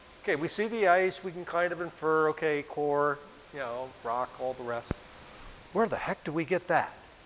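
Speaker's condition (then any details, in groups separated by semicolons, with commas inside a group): No condition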